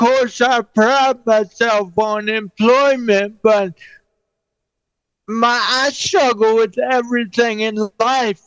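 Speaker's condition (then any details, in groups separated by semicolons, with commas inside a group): Cerebral palsy; 49 years with condition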